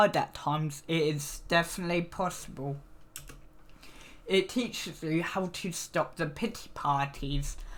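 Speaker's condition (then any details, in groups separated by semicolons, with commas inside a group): Cerebral palsy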